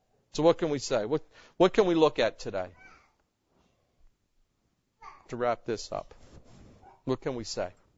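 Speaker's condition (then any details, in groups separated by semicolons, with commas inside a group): No condition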